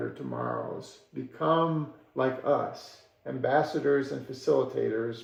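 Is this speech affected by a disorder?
No.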